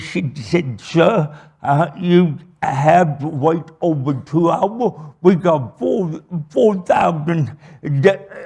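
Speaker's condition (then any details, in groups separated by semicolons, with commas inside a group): Cerebral palsy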